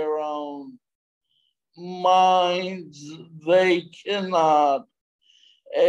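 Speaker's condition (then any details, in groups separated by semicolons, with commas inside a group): Traumatic brain injury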